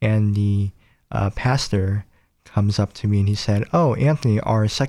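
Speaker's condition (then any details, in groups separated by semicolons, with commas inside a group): Cleft palate; nose and lip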